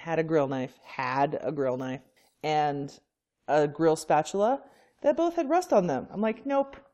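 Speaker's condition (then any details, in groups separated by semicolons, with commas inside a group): No condition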